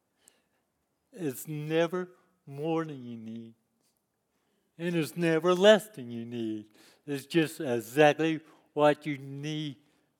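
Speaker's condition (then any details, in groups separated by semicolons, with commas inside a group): Cerebral palsy; lifelong disability since youth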